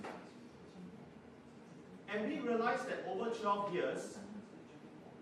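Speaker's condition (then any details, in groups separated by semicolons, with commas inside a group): No condition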